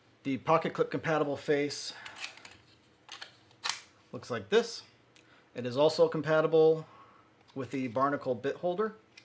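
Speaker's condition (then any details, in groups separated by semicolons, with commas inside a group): No condition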